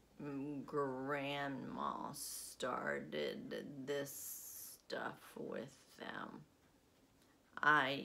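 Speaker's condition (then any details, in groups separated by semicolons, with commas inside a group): Essential tremor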